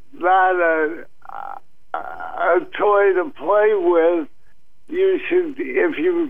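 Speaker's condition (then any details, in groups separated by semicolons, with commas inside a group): Parkinson's disease, mild; reduced neurotransmitters, possibly genetic and akron ohio tire factory water pollution; muscle stiffness, relieved by cannabis; slight difficulty in speaking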